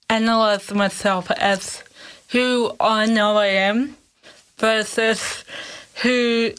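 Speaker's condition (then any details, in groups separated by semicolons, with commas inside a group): Cerebral palsy; present from birth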